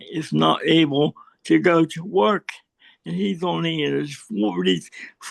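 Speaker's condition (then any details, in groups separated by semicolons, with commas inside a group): Cerebral palsy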